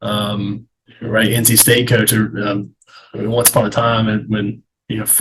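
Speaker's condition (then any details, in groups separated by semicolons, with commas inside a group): No condition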